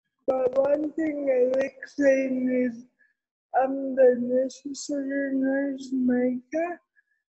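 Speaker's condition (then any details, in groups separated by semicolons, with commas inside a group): Cerebral palsy; medical negligence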